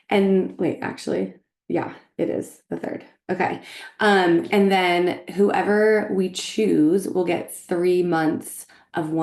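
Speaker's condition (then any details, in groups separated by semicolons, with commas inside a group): No condition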